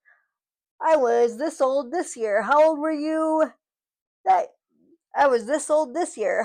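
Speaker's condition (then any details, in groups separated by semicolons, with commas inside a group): Cerebral palsy, spastic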